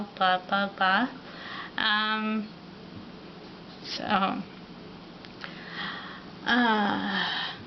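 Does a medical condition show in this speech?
Yes: ataxia.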